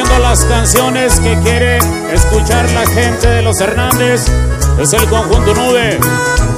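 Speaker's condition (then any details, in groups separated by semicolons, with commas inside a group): No condition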